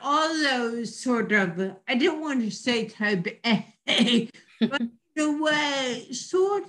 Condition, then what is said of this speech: Dysarthria. Like my dysarthria is about relearning how to talk.